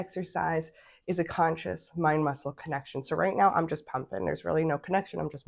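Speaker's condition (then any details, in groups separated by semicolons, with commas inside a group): No condition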